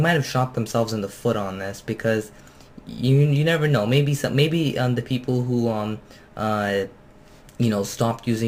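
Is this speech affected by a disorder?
No.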